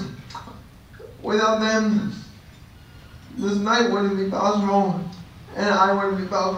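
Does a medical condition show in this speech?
Yes: cerebral palsy.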